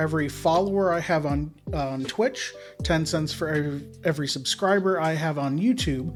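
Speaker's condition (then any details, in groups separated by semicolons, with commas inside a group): No condition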